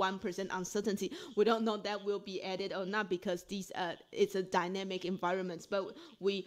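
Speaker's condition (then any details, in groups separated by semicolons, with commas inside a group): No condition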